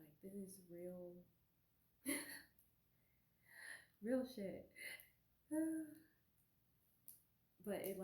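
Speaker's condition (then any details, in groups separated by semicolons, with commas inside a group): No condition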